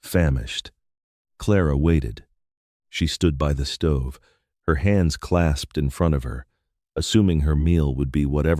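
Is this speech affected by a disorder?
No.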